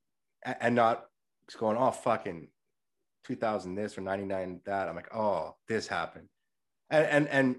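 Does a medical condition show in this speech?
Yes: stutter; stutter audible during recording; stutter eases in native accent and rehearsed cadence, worse with nerves, blocks when rushing words; here repeated sounds, repeated words.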